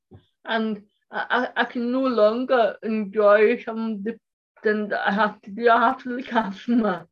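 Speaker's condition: Cerebral palsy; speech impairment

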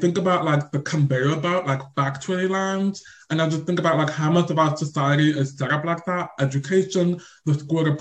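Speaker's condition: Deaf or hard of hearing; on deaf spectrum

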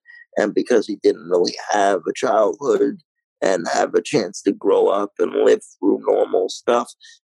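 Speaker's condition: Cerebral palsy, mild

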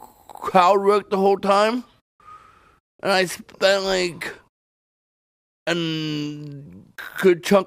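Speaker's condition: Stuttering; uses stutter in stand-up, studies Anthony Jeselnik repeating phrases twice for emphasis; prolonged sounds

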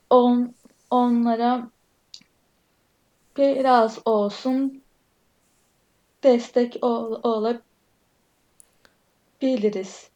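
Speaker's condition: Stuttering; other stutterers in family, attends stuttering self-help groups; stuttering a lot during recording; frequent part-word and syllable repetitions, fillers, heavy stuttering; repeated sounds

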